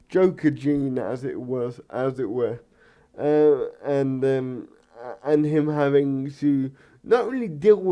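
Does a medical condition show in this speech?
Yes: cerebral palsy.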